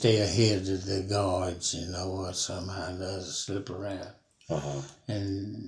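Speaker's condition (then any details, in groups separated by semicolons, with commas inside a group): Parkinson's disease; Parkinson's for about 5 years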